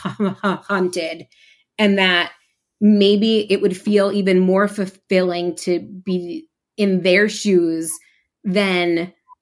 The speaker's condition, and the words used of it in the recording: Stuttering. The amount that I stutter and how stuck I feel, or how much physical tension I might have, fluctuates,